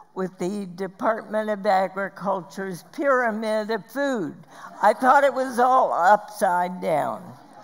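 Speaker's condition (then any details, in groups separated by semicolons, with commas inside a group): Spasmodic dysphonia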